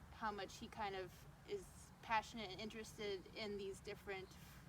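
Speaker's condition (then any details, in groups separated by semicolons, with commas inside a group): No condition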